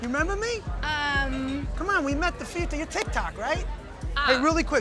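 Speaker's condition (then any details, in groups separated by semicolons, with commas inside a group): No condition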